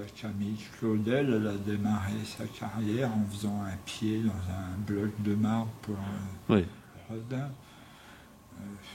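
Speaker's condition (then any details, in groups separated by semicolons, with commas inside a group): Tongue cancer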